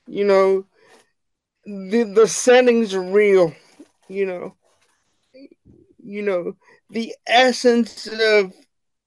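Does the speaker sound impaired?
Yes: cerebral palsy; wheelchair bound.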